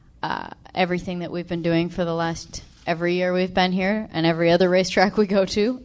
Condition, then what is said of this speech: None; typical speech.